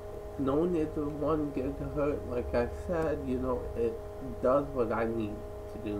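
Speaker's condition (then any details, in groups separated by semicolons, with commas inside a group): Cerebral palsy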